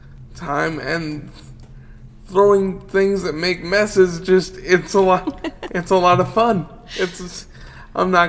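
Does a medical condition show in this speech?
Yes: cerebral palsy; wheelchair user.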